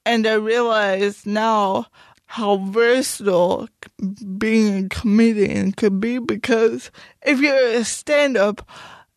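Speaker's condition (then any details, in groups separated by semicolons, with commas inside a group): Cerebral palsy; lifelong very mild cerebral palsy, mild outward physical disability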